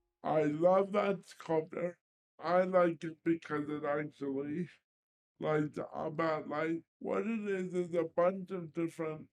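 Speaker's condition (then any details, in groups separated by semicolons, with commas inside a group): Cerebral palsy; limited hand dexterity, cannot write; very slow typer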